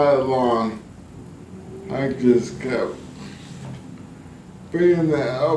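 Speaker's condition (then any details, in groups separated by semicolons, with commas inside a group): ALS; severe violent spasticity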